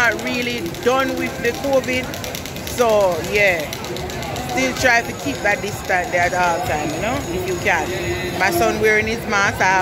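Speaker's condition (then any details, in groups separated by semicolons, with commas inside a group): No condition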